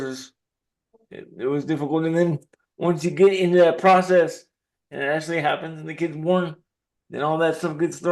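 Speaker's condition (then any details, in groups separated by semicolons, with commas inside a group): Cerebral palsy; wheelchair user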